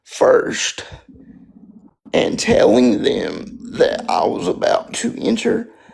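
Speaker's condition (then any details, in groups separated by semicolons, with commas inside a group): Spastic quadriplegic cerebral palsy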